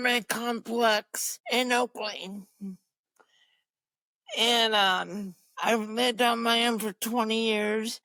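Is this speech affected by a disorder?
Yes: cerebral palsy.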